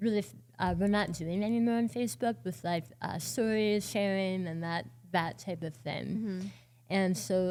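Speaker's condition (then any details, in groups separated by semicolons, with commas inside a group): Oral cancer, partial glossectomy; half tongue replaced with leg flap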